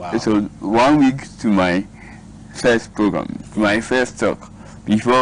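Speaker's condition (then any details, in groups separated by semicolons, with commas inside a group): Cerebral palsy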